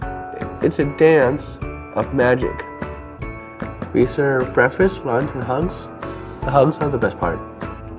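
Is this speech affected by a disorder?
Yes: Down syndrome; diagnosed disability.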